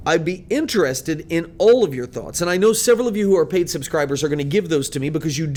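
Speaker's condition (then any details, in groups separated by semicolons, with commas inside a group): No condition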